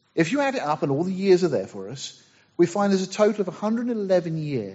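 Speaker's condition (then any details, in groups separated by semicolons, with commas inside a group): No condition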